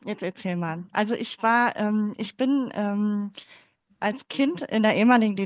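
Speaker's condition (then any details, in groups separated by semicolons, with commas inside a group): Cleft palate; congenital, born in former GDR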